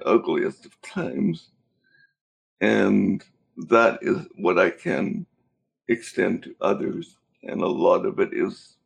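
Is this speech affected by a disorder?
Yes: cerebral palsy; cerebral palsy since birth.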